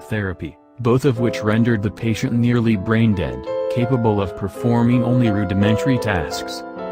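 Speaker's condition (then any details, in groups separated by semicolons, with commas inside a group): No condition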